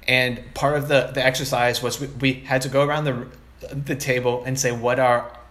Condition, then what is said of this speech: Stuttering. I, there are times when I'm stuttering and I'm thinking like this is a really rough stuttering moment.